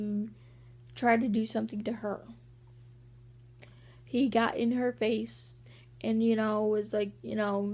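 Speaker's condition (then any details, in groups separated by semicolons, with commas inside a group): Cerebral palsy; walking sometimes hard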